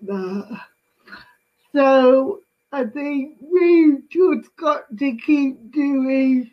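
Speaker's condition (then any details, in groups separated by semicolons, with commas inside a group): Cerebral palsy; from birth, affects balance and coordination; speech impediment, speaks slowly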